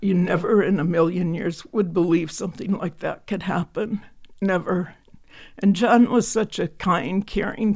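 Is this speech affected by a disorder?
Yes: spasmodic dysphonia; vocal cord tremor; voice straining from emotion mixed with condition.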